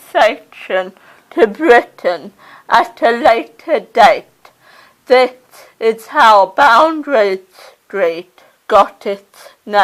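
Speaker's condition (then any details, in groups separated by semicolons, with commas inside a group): Cerebral palsy; oxygen starvation at birth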